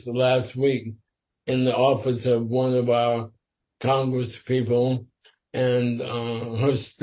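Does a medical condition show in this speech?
Yes: sporadic ALS.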